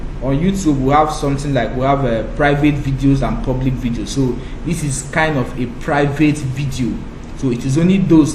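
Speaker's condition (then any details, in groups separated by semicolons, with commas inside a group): No condition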